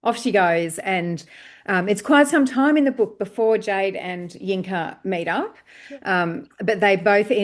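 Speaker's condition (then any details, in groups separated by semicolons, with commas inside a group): No condition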